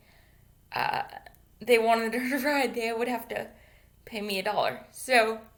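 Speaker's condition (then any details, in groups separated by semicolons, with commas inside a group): Cerebral palsy; wheelchair since childhood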